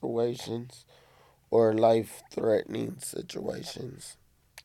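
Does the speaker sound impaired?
Yes: cerebral palsy; affects movement, physical and occupational therapy, therapists had stair climbing to bathroom as exercise.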